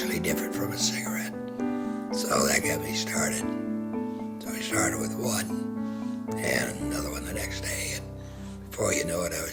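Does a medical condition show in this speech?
Yes: laryngectomy; quiet voice, speaks without vocal cords, breathes through stoma.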